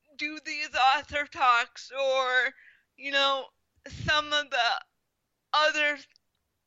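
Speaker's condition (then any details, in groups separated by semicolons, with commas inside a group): Spastic quadriplegic cerebral palsy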